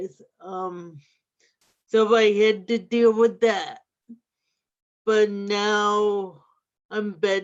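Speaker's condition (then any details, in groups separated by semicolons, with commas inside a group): Cerebral palsy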